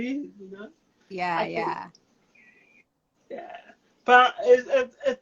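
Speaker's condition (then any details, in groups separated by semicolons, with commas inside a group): Cerebral palsy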